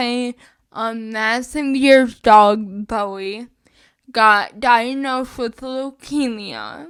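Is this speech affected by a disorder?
Yes: spastic cerebral palsy, mixed.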